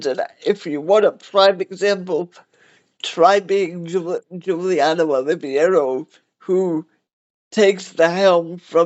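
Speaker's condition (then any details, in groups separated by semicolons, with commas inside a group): Cerebral palsy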